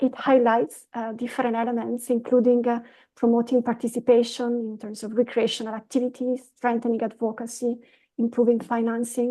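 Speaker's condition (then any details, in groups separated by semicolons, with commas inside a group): No condition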